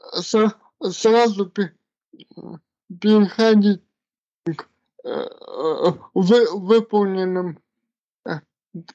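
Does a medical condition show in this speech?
Yes: cerebral palsy.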